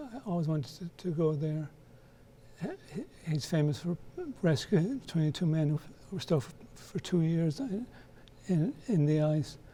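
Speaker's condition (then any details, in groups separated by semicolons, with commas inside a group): Parkinson's disease; deep brain stimulation, left leg onset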